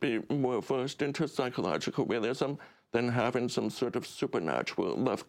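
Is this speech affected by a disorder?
Yes: deaf; relies on subtitles rather than audio.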